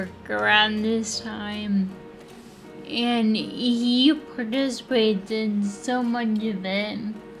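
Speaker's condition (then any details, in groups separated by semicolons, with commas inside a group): Friedreich's ataxia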